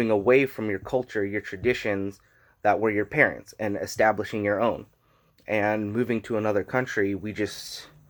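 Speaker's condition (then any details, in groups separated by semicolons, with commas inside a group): No condition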